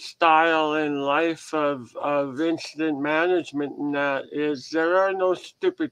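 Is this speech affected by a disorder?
Yes: head and neck cancer surgery; survivor, about 14 years since diagnosis, 43% five-year survival odds then.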